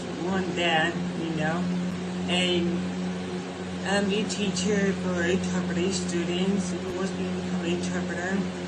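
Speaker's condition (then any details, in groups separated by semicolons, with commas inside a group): Born deaf; congenitally deaf, deaf from birth; uses sign language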